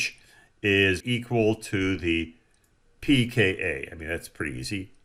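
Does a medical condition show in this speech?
No.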